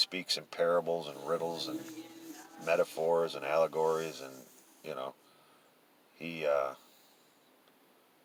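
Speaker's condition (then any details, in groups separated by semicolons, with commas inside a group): No condition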